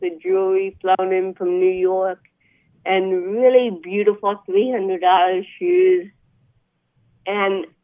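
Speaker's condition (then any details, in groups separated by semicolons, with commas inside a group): Cerebral palsy; about 63 years old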